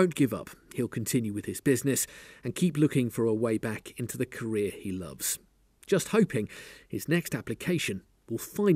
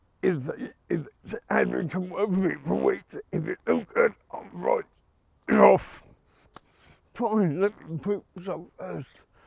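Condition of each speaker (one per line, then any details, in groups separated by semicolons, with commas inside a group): No condition
Cerebral palsy; speech affected, voice noticeably different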